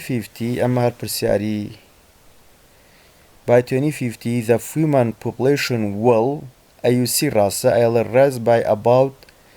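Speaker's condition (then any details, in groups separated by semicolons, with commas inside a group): No condition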